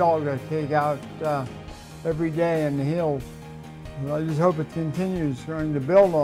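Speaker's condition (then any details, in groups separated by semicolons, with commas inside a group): Parkinson's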